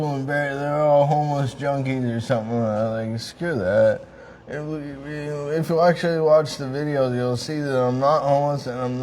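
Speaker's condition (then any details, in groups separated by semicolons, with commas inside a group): Traumatic brain injury; stuttering, unclear speech, pausing and deep breath help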